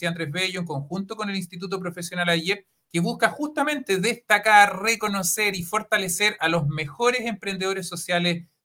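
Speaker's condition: No condition

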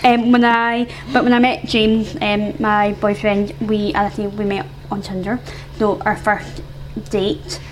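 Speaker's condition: Isolated cleft palate; congenital isolated cleft palate

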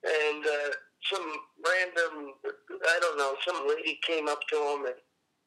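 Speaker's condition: Cerebral palsy; appearance likened to Parkinson's

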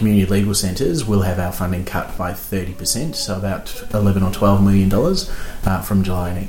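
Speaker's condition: No condition

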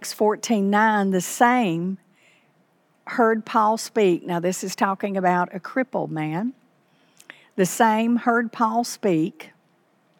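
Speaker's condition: No condition

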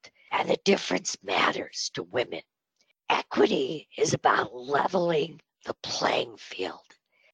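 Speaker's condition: Spasmodic dysphonia; on Botox treatment

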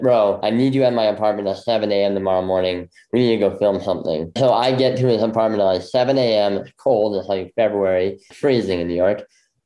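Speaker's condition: Bilateral cleft lip; left hearing loss

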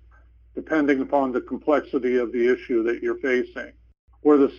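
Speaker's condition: No condition

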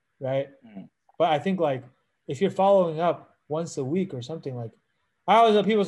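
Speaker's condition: No condition

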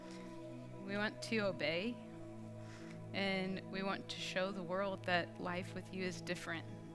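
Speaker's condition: No condition

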